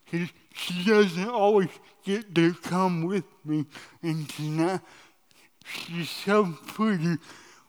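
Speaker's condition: Cerebral palsy

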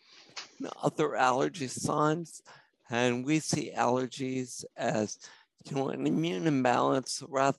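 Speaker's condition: Spinocerebellar ataxia; genetic cause

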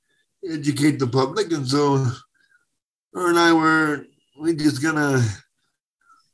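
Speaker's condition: Cerebral palsy, spastic

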